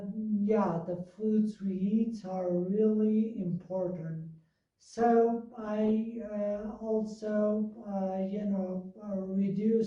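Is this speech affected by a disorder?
Yes: multiple sclerosis; about 16 years since diagnosis, medication, balance problems, drops things.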